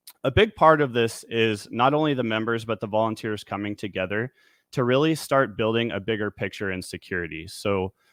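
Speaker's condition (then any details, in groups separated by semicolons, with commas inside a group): No condition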